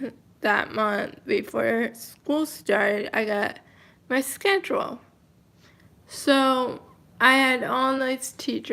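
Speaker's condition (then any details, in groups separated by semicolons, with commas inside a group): Cerebral palsy, mild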